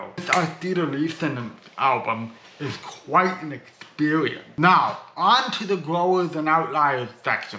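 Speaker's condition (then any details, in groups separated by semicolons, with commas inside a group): Cerebral palsy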